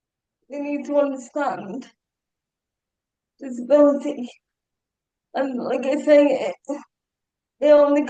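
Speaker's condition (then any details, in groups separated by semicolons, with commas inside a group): Cerebral palsy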